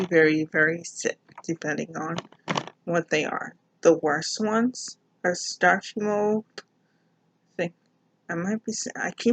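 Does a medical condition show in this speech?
Yes: mild cerebral palsy.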